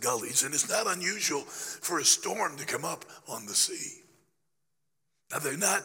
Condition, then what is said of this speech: Throat cancer. So it's way better than it was.